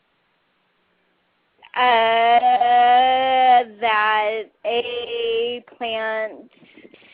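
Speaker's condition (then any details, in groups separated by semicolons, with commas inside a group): Cerebral palsy; stutters from speech muscle involvement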